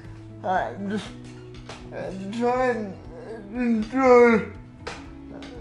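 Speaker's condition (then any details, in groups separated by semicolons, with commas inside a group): Cerebral palsy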